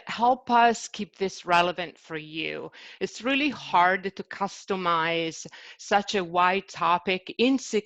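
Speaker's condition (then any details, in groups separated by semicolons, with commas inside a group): No condition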